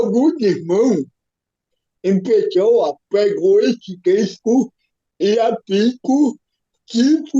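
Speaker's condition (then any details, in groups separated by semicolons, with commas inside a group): Cerebral palsy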